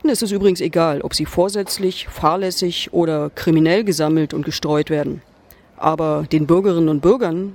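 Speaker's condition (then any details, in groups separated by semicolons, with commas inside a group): No condition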